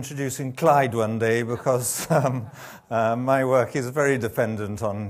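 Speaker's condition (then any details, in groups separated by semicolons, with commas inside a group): No condition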